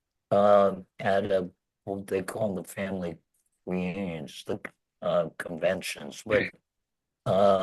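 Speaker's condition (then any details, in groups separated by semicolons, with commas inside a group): Laryngectomy; laryngectomy after throat cancer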